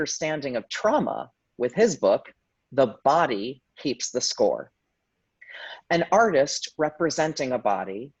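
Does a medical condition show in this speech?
No.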